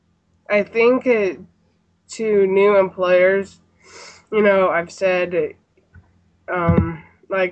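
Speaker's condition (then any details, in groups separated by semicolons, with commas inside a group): Stuttering; stuttering likely since first talking, speech therapy around age seven or eight, none later at parochial schools; no speech therapy as adult, no special techniques used; stuttering obvious to others, lets stutters out without techniques; prolonged sounds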